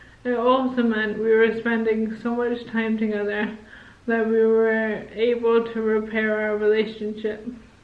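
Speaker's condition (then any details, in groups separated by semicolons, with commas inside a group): Motor neurone disease; onset in left hand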